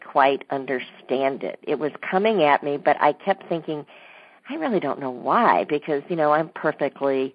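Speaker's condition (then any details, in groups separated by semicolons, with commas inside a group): Cleft lip and palate; congenital, not fully corrected by plastic surgery in early childhood, visible mouth and nose difference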